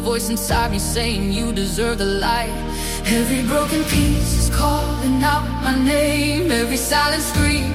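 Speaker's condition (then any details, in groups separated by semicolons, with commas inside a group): No condition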